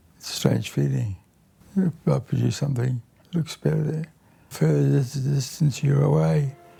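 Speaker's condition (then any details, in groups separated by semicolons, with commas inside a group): Parkinson's disease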